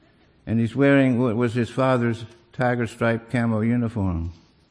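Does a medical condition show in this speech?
Yes: Parkinson's disease; Parkinson's disease diagnosed 15 years ago, father also had it, small handwriting, leg pain, impaired balance.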